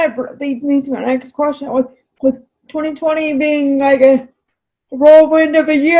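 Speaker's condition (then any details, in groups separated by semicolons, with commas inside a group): Cerebral palsy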